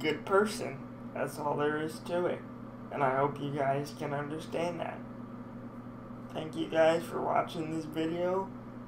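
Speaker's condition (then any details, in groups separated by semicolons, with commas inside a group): Cerebral palsy; speech sometimes affected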